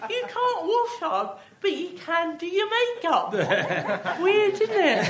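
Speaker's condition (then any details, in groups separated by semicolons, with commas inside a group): Athetoid cerebral palsy; with myotonia and ataxia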